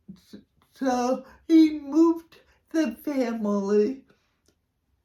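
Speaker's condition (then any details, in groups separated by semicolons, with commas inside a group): Cerebral palsy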